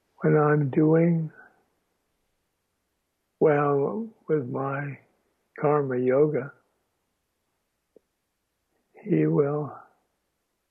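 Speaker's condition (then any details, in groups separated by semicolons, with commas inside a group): Aphasia after stroke; halting speech with pauses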